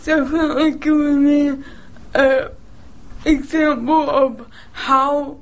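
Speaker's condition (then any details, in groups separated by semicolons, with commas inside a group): Cerebral palsy; permanent neurological disorder affecting body movement and muscle coordination, unable to handwrite; scribe writes for math tests in college, no accommodations at NASA, types quickly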